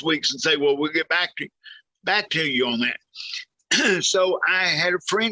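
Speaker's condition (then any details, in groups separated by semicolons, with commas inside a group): Cerebral palsy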